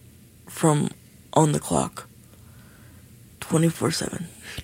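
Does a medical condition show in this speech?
Yes: cerebral palsy; motorized wheelchair, needs Hoyer lift to get out of bed, caregivers around the clock; daily medication.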